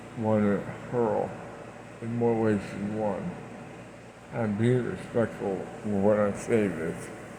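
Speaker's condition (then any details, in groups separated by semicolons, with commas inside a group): Parkinson's; speech impediment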